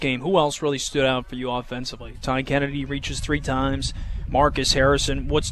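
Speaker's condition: No condition

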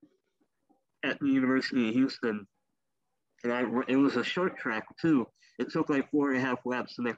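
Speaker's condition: Cleft lip and palate; former wheelchair user

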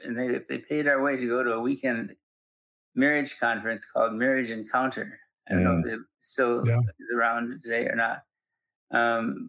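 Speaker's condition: Parkinson's; still teaching and speaking publicly

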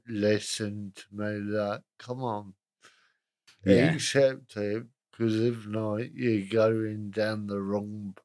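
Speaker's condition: Cerebral palsy, moderate; spastic

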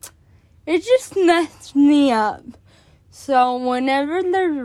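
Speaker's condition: Cerebral palsy; born addicted

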